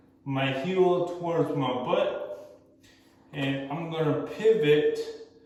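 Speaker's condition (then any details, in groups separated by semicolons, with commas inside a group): Cerebral palsy; movement dexterity issues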